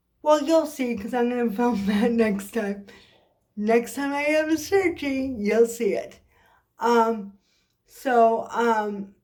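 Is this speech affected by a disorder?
Yes: cerebral palsy.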